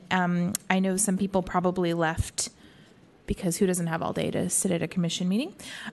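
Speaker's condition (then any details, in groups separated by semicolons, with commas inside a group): No condition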